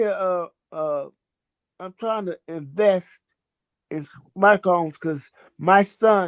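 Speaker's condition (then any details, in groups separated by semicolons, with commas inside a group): Cerebral palsy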